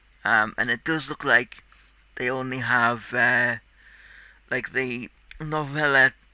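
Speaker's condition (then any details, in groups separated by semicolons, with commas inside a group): Cerebral palsy; tight muscles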